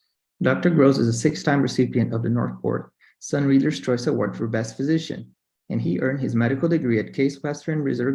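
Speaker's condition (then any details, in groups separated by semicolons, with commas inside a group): No condition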